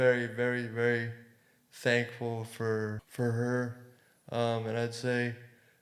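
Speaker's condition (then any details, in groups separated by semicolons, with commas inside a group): Cerebral palsy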